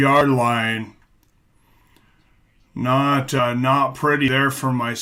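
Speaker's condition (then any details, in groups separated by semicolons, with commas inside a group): No condition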